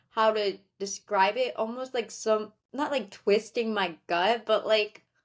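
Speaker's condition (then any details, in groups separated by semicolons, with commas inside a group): No condition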